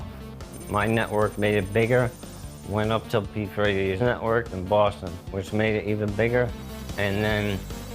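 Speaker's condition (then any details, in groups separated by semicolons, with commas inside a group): ALS; gradually increasing weakness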